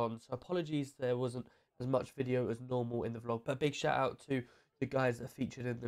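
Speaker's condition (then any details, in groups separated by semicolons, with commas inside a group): No condition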